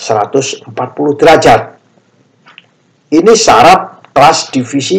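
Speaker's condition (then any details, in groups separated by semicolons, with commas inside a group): No condition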